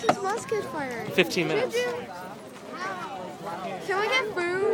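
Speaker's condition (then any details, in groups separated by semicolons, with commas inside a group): No condition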